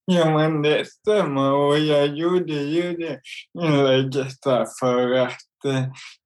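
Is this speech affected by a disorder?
Yes: cerebral palsy; intellect unaffected.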